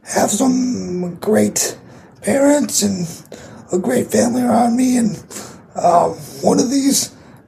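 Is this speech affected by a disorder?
Yes: cerebral palsy; condition audible in voice.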